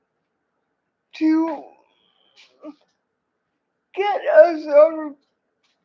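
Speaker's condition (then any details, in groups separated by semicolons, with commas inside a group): Cerebral palsy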